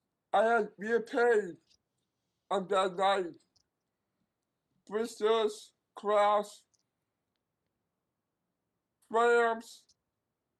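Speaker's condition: Down syndrome; speaks in concepts

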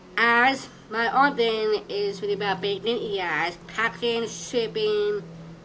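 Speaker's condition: Down syndrome; congenital, present since birth

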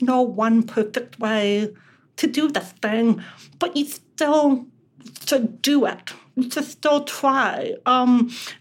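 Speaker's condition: Deafness; relies on lip reading

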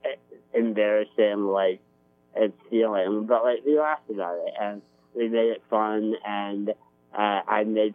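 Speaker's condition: Spinal muscular atrophy, type 2; congenital

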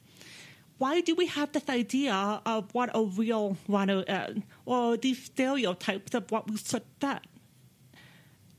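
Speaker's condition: Deafness; speaks with own voice

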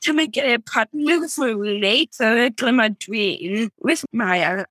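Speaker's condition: Down syndrome; trisomy 21 from birth, congenital heart defect, heart surgery in infancy; works hard to speak slowly and clearly, speaking not easy

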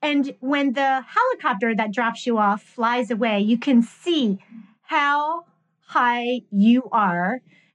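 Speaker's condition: No condition

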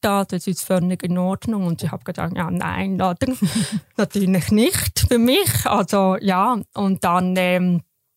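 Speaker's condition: Deafness, congenital; felt therapist's vibrations to learn sounds

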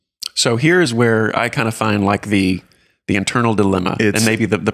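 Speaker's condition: No condition

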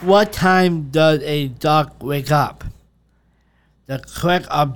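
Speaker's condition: Down syndrome; extra 21st chromosome, young man

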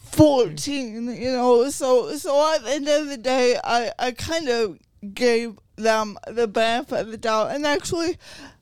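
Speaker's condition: Cerebral palsy

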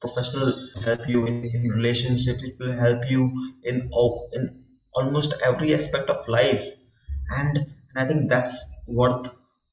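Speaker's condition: Stuttering; childhood onset, talked little while growing up, stopped avoiding stuttering in last 18-20 months; variable, some situations without stuttering, stutters a lot in some social settings; repeated words, prolonged sounds

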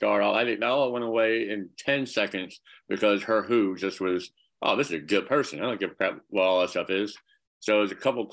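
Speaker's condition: Cleft palate; congenital, severe

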